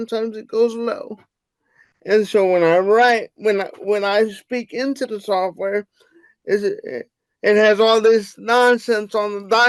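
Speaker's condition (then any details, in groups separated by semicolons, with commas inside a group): Cerebral palsy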